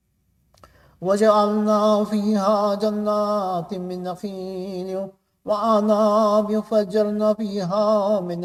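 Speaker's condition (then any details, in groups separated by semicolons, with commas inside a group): No condition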